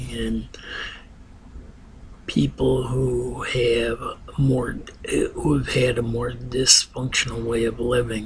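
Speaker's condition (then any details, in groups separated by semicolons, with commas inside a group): Ataxia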